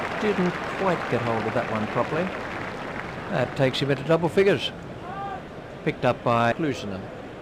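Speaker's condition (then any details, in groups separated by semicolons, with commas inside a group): No condition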